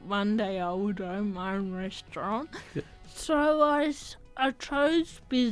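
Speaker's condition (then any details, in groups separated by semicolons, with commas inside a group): Athetoid cerebral palsy; athetoid cerebral palsy, from birth, wheelchair; voice slightly affected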